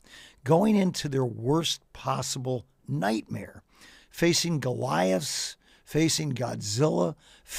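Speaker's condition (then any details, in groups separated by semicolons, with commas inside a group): No condition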